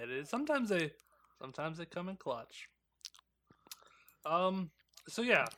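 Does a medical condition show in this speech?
No.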